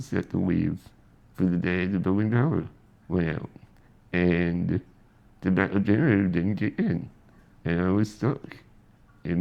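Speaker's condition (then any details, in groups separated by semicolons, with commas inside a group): Spinal muscular atrophy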